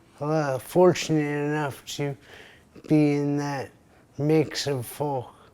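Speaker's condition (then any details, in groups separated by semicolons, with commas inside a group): Traumatic brain injury; caused by pedestrian vehicle accident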